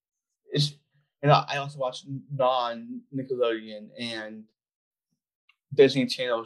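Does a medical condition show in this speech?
Yes: Down syndrome; adult man, about 25; called very articulate by host, gave TEDx talk, runs public speaking business.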